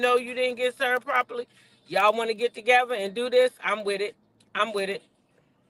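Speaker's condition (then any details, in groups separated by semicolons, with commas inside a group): No condition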